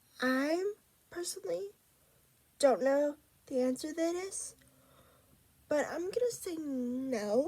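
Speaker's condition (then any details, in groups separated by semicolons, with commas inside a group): Cerebral palsy; unable to walk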